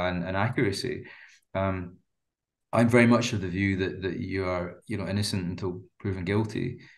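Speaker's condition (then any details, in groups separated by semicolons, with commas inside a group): No condition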